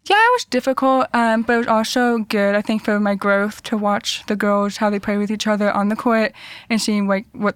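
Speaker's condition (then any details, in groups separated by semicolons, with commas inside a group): Deafness; hearing loss found second grade, had passed tests via cues, hearing aids third grade, cochlear implants; coaches wear audiologist-suggested transmitter streaming directly to cochlear implants, overpowers other voices, teammates hard to hear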